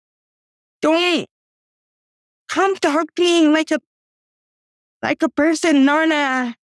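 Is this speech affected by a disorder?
Yes: cerebral palsy; from birth, doctors predicted never walking, took first steps, walks with walker, first tricycle at age 12; age 41, walks up to 10,000 steps daily with walker, rows, gym four days weekly.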